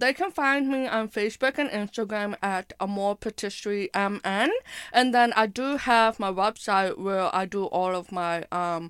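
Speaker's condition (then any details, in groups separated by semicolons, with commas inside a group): Hearing impairment with speech impairment; does not sound like others, speech and hearing impairments sometimes affect talking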